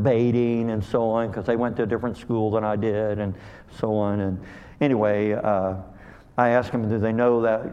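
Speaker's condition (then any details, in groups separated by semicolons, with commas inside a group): Cleft lip and palate; speech hard for others to understand in youth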